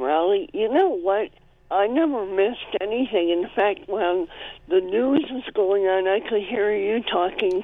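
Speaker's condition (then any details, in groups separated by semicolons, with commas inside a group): Cleft palate; congenital cleft palate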